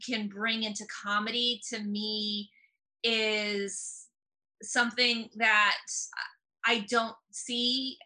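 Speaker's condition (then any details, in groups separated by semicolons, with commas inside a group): Stuttering; stutter since about third grade, brain-based, joined stuttering project of Michael Sugarman, later National Stuttering Association; adult, openly stutters, performs stand-up comedy, began stand-up at 35 after stuttering conference; stutter sometimes shows on stage, once concealed with funny voice or intonation in eighth grade; prolonged sounds, blocks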